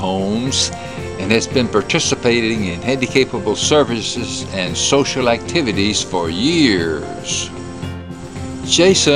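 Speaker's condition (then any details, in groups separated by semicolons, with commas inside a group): No condition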